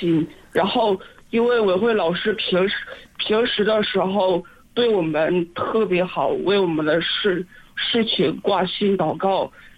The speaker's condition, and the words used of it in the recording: Stuttering. 我说话就是口吃障碍，你一问我就说不上来，就是心里急但是说不上来。